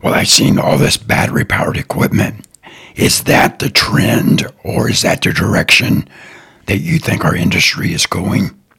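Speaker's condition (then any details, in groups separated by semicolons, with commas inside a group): Throat cancer; voice cannot be changed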